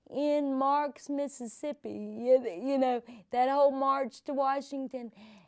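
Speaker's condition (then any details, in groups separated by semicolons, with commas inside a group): Cerebral palsy; present from birth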